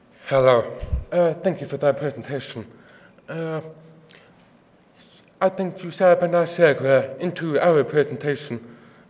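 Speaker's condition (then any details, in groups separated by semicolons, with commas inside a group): Deafness; offers to repeat if not understood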